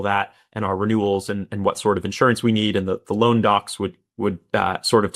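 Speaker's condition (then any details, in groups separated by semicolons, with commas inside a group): No condition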